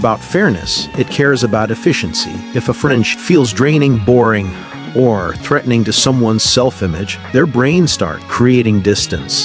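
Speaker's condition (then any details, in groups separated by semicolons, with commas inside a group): No condition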